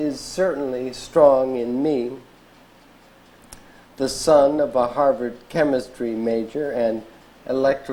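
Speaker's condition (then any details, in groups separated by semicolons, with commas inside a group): ALS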